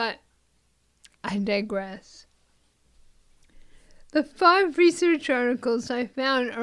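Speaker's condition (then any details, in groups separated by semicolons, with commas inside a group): Myotonic dystrophy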